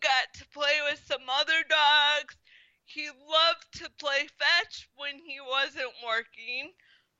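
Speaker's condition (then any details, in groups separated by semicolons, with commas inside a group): Spastic quadriplegic cerebral palsy; believed caused by stroke shortly after birth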